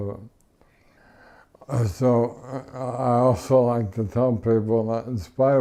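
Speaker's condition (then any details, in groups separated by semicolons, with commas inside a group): ALS; breathing machine, physical therapy, no tracheostomy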